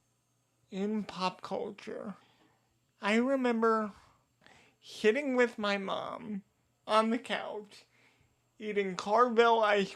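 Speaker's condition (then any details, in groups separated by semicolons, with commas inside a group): Cerebral palsy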